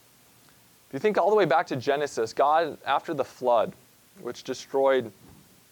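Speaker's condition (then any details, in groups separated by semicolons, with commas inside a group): No condition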